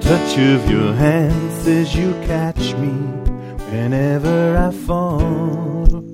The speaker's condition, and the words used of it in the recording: No condition.